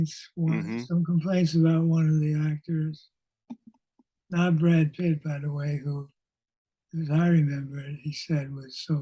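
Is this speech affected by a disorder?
Yes: Parkinson's disease.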